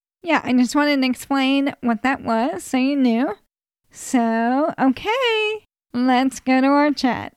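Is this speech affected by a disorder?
Yes: ALS; terminal ALS, no cure; voice changing and declining.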